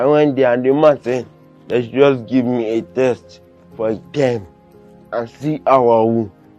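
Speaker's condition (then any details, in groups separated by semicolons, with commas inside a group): Cerebral palsy; limits movement and coordination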